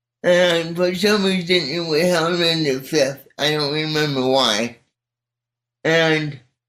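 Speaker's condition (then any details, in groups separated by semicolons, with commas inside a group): Cerebral palsy; speech not affected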